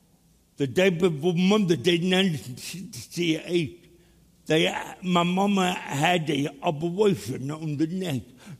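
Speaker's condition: Cerebral palsy; speech impediment

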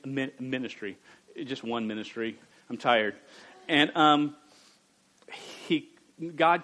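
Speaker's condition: Stuttering; long-standing, speech once biggest fear of public speaking; speech no longer biggest fear when preaching, jokes about stutter often; sometimes struggles to get out own name, tries to hold it in; repeated sounds

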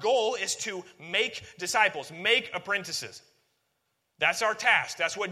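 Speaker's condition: No condition

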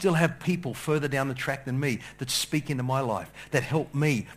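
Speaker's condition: No condition

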